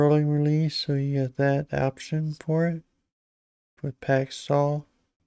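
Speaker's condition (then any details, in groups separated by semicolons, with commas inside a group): Parkinson's disease; onset dystonia left arm, DBS implant four years after diagnosis; quiet, must think to talk loud, sometimes slurs, mixes words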